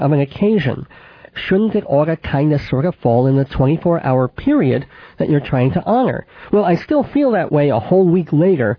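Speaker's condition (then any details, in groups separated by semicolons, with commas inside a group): Cleft palate with lisp, mild; congenital cleft palate and cleft lip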